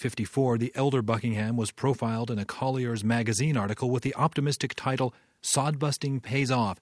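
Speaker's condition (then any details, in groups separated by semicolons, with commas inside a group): No condition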